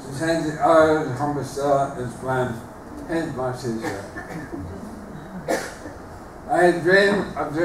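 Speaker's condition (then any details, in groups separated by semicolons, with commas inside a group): Motor neuron disease, bulbar onset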